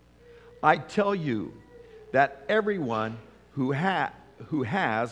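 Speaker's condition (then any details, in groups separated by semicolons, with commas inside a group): No condition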